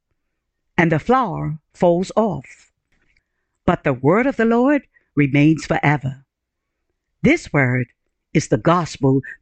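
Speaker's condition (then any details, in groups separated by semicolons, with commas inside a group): No condition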